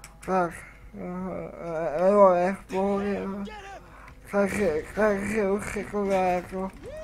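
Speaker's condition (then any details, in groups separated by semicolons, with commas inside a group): Cerebral palsy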